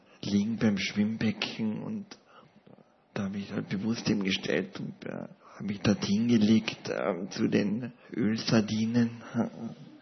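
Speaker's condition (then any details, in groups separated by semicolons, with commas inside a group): Paralysis with ventilator dependence; lives with ventilator, personal assistance in daily life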